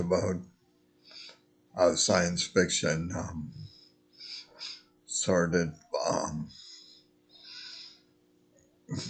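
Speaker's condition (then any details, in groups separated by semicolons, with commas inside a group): Multiple sclerosis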